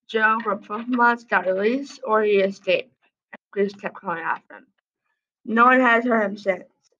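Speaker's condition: Deafness; deafness since birth, attributed to birth mother's drinking and smoking during pregnancy; helper present assisting with recording

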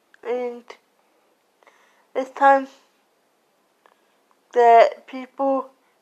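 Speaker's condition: Cerebral palsy; slurred speech

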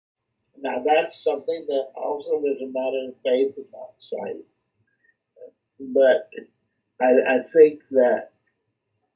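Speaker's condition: Cerebral palsy; speech not affected

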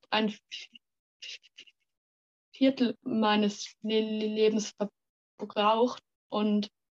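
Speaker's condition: Stuttering; stuttering since kindergarten age, many logopedists and speech therapists, stuttering therapy groups with other stutterers; 18 years old, fighting stuttering less with pressure and resistance; part-word and word repetitions, we wegzulaufen; repeated sounds, prolonged sounds, blocks

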